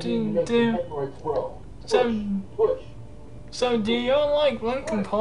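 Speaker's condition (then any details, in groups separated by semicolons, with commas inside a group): Cerebral palsy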